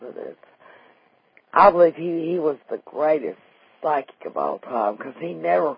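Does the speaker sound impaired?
Yes: vocal cord paralysis after stroke, unilateral vocal fold paralysis; familial stroke at age 35, one vocal cord paralyzed, wheelchair user, left hand slightly impaired; more than 6 years after stroke, types with one hand; can no longer sing since vocal cord paralysis.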